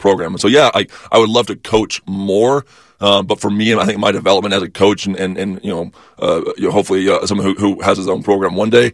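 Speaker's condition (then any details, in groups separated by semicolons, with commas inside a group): Stutter; stutter first noticed in high school, not noticed in childhood; magnified on mission while learning and speaking Spanish; repeated sounds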